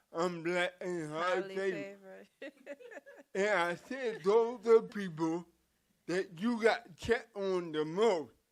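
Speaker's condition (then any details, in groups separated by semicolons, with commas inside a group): Cerebral palsy; from birth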